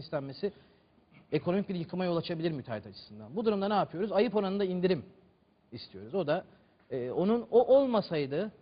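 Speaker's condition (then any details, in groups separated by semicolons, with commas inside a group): No condition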